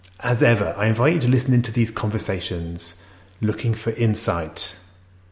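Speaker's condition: No condition

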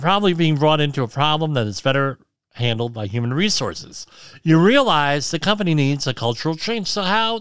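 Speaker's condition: Cleft lip and palate

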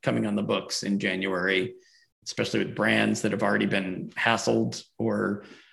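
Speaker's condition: No condition

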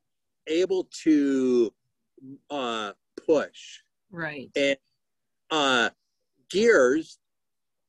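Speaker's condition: Aphasia; missing words

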